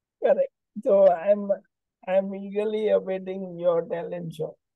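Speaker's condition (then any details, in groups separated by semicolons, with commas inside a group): ALS; onset right index finger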